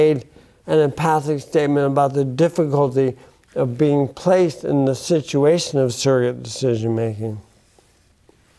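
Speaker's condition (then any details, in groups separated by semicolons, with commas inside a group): Bulbar onset ALS; affects speech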